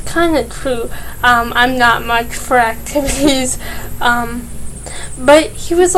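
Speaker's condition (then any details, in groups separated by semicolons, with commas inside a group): Cerebral palsy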